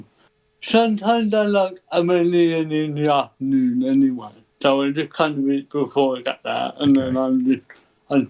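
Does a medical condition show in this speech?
Yes: cerebral palsy; ataxic type.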